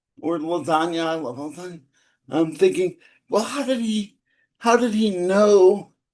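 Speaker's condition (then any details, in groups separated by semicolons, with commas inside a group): Cerebral palsy; spastic type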